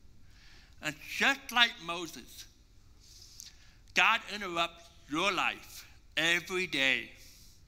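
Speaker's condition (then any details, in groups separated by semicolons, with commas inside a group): Deafness, congenital, 80% hearing loss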